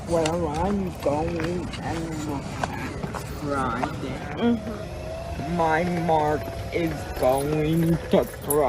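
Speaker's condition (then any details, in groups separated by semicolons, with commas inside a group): Cerebral palsy; uses service dog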